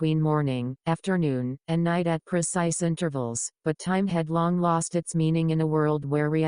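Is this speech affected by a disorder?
No.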